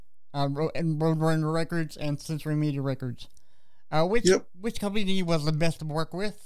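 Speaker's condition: Cerebral palsy; walks with walker

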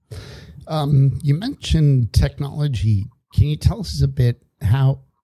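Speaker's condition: No condition

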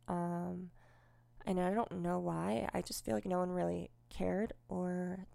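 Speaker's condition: Cleft lip and palate, unilateral

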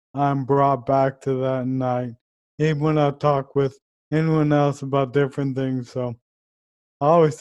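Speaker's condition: ALS

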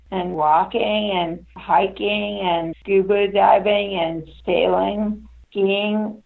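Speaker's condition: Expressive aphasia after stroke; severe near-fatal stroke, initial left-side paralysis, total speech loss, melodic intonation therapy Boston, eight years therapy; eight and a half years post stroke, regular therapy days, physical limitations, one hand not working; slow speech, word-finding difficulty, clear thoughts, aphasia in writing, types left-handed or dictates via Siri

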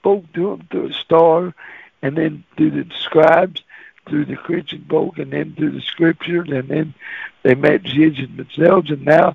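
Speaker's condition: Cerebral palsy; cerebral palsy voice

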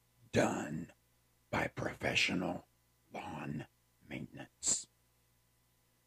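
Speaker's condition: Partial laryngectomy; laryngeal cancer

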